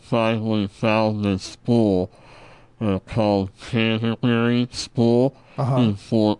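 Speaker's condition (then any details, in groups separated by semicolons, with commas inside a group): Treacher Collins syndrome; congenital genetic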